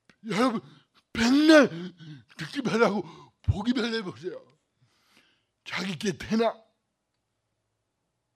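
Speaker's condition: Cerebral palsy; not curative

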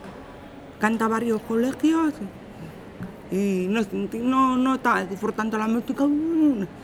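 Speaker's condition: Deafness, acquired at age 3; deaf since age three, late noticed by mother, cause measles per village doctor or whooping cough vaccine per father; two hearing aids, artificial hearing, hears nothing without them, some residual right-ear hearing; speech from before onset kept by strict drilling, speaks like hearing person with aids

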